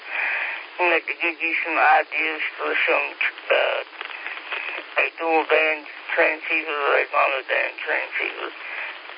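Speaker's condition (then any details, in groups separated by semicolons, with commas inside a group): Speech impediment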